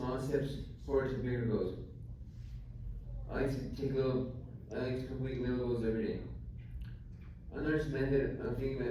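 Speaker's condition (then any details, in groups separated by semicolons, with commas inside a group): Traumatic brain injury; climbing accident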